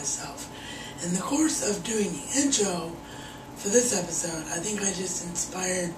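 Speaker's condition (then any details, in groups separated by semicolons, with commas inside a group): Cerebral palsy; wheelchair bound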